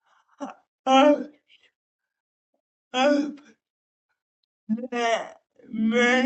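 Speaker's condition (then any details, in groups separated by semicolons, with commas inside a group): Cerebral palsy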